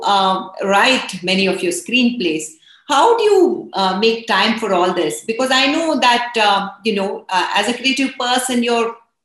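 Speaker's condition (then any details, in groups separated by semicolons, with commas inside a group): No condition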